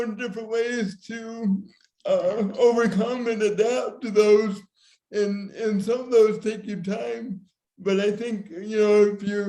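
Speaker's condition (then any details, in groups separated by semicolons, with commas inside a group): Severe cerebral palsy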